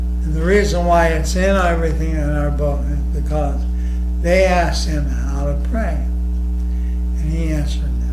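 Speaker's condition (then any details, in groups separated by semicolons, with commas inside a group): ALS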